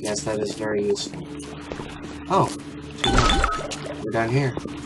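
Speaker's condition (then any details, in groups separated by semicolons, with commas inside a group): No condition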